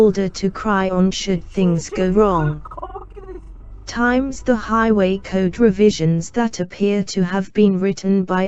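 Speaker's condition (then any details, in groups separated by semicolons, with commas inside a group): No condition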